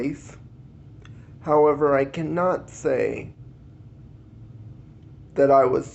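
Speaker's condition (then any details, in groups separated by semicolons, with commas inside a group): Cerebral palsy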